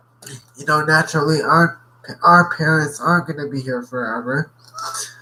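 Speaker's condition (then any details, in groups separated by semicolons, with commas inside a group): Cerebral palsy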